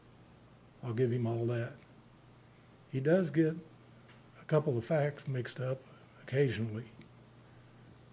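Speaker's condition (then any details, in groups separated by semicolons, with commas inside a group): Parkinson's disease, stage 3; not speaking too fast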